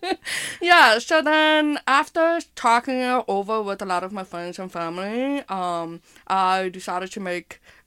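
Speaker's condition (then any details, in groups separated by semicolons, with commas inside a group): Hearing impairment with speech impairment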